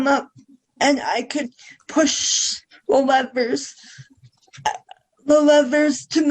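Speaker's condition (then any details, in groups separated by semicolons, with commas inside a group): Cerebral palsy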